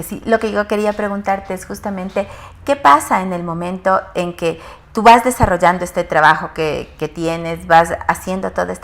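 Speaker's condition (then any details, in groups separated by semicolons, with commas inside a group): No condition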